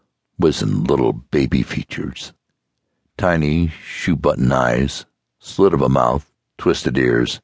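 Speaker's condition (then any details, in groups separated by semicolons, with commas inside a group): No condition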